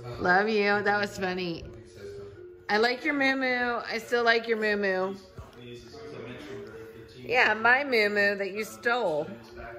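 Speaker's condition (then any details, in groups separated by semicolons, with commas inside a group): No condition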